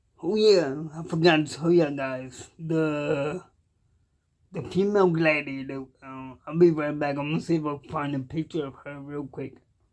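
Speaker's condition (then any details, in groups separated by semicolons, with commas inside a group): Cerebral palsy; cannot walk, uses wheelchair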